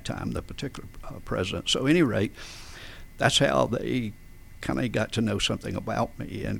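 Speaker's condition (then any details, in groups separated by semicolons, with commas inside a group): Spasmodic dysphonia; first noticed speaking to groups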